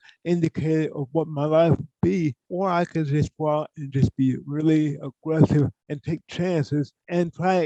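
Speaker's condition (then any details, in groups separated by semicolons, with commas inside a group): Cerebral palsy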